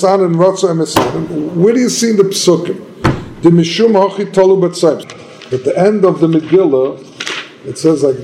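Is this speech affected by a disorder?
No.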